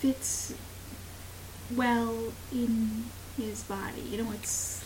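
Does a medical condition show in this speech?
Yes: aphasia after stroke; member of Stroke Comeback Center in Vienna, Virginia; fragmented phrases, word-finding errors, word substitutions, incomplete sentences.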